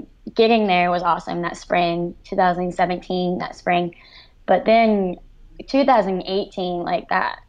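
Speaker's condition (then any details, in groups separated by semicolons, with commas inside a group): Cleft lip and palate, severe; after stroke could not speak, text, write or converse, cognition impaired; speech pathologist and cognitive therapy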